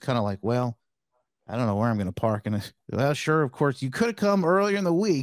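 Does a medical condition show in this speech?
No.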